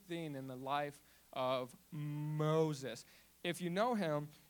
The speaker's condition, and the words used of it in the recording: Stuttering. How much more confident could I be to preach your word if I didn't have this speech impediment?